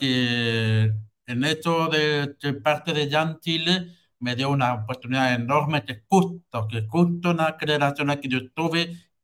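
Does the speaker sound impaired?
Yes: hearing loss with cochlear implant; congenital hearing loss, cochlea dead, cochlear implant surgery, implant electrically stimulates cochlea; about 34, uses cochlear implant, new operating system connects implant to computer, no headphones.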